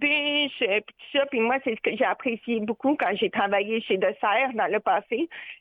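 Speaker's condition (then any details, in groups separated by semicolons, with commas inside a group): Deafness with cochlear implant; familial deafness; hard of hearing with implant, hears nothing without it, trouble with phone, deep voices, fast talkers; phone hard to understand, especially deep male voices, fast or quiet speakers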